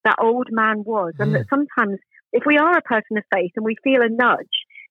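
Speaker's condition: No condition

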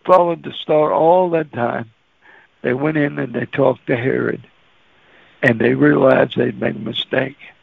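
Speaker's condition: Cerebral palsy; can't talk plain when nervous

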